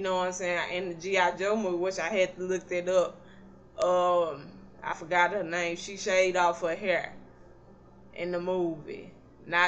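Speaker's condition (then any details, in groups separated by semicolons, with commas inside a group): Cerebral palsy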